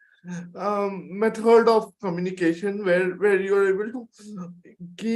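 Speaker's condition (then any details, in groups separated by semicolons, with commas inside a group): Cerebral palsy; from birth, four major surgeries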